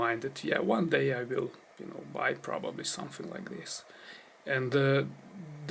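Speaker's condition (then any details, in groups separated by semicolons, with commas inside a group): No condition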